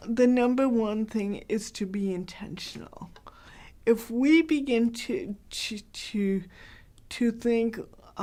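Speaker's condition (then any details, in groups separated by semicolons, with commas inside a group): Cerebral palsy; very mild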